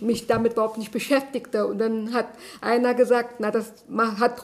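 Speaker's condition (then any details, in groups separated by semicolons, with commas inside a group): Deafness; can speak aloud, salesman doubted deafness because of speaking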